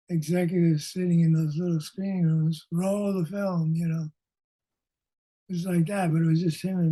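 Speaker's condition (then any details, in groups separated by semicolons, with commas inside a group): Parkinson's disease; lost former character voice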